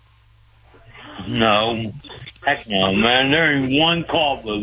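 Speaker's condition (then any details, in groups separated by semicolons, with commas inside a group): Speech impediment; uses walker, osteoporosis makes getting up hard; unusually clear early in call, echo on line; usually impaired, unusually clear and fluent early in call, later back to usual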